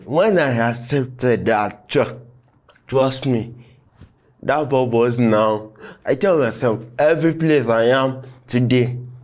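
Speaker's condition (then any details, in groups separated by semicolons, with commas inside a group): Cerebral palsy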